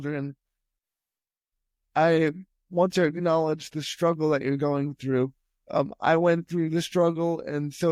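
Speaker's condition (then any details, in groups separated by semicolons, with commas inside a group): Spastic quadriplegic cerebral palsy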